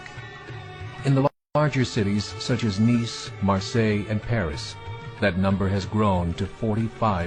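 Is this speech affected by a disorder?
No.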